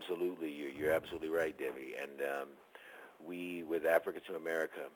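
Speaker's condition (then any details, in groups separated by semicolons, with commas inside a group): No condition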